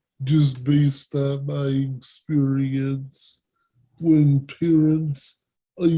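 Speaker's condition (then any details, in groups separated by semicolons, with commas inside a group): Cerebral palsy; speech impairment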